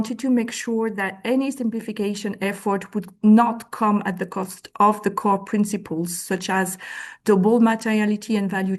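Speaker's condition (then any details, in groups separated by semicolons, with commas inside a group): No condition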